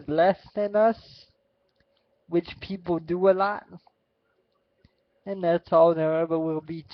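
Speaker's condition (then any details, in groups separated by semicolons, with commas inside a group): Cerebral palsy, quadriplegic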